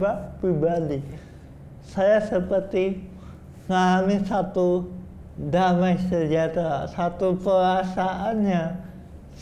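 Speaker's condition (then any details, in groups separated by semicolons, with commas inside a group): Cerebral palsy; since birth, breech delivery injury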